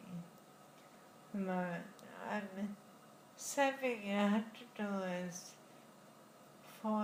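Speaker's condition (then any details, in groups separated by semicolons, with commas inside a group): Friedreich's ataxia; diagnosed in childhood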